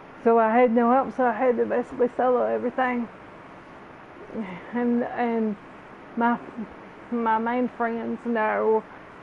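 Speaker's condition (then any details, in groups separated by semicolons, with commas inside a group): Cerebral palsy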